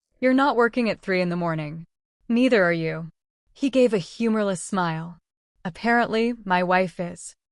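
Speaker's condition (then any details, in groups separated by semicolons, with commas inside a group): No condition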